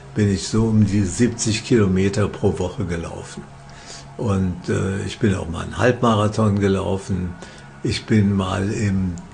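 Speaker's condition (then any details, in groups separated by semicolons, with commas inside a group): Parkinson's disease; incurable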